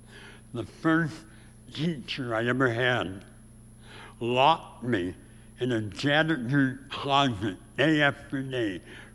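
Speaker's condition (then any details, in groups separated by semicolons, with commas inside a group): Severe speech impediment; from early childhood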